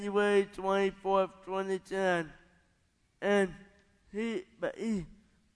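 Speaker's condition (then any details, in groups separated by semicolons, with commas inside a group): Cerebral palsy; onset about 30 to 40 days after birth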